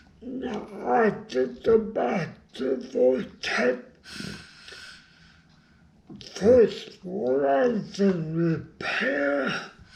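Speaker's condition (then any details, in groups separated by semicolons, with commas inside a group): Brain injury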